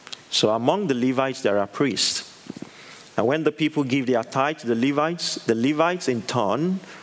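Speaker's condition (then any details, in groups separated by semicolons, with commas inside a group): No condition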